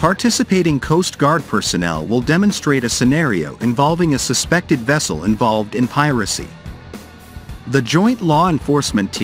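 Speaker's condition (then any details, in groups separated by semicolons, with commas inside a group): No condition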